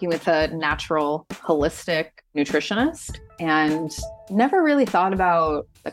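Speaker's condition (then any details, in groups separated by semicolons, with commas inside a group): No condition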